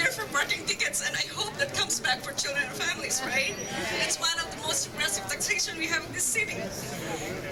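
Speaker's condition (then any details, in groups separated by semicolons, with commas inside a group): No condition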